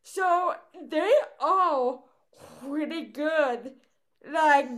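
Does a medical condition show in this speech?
Yes: cerebral palsy; voice affected, speaks with accent.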